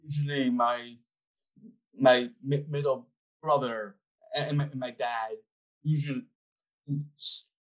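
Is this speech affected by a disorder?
Yes: Down syndrome; adult man.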